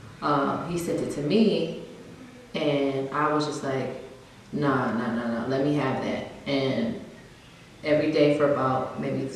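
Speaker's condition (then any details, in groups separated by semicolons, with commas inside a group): No condition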